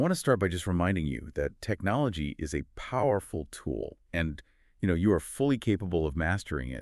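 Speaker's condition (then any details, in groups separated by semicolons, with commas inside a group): No condition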